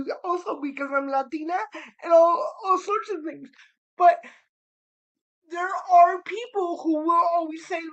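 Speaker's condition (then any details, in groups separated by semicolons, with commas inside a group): Cerebral palsy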